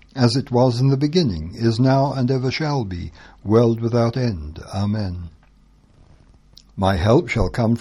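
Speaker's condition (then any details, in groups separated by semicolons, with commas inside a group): No condition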